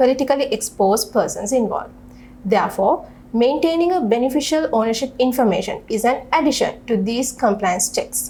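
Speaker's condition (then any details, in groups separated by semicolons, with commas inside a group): No condition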